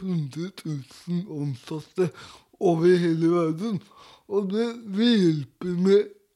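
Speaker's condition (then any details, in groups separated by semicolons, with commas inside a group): Cerebral palsy; often mistaken for being drunk even when sober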